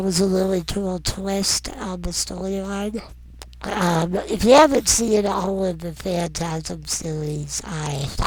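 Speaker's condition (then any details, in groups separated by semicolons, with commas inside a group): Non-progressive muscular dystrophy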